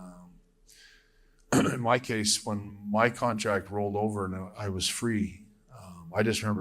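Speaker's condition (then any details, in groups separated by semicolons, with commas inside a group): No condition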